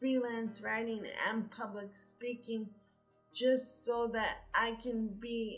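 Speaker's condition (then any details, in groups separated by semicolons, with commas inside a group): Cerebral palsy; from birth; diagnosed about age 5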